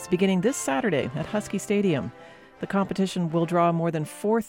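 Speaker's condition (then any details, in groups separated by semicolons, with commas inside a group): No condition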